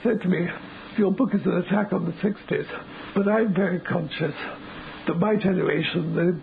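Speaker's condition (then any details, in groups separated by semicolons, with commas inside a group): Motor neuron disease; progressive, eventually fatal, wheelchair-bound, completely immobile, body capacities steadily shrinking; speaks through air breathing contraption, voice only remaining usable function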